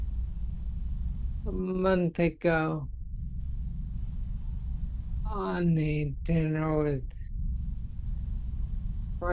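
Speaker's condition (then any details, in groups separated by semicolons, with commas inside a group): Multiple sclerosis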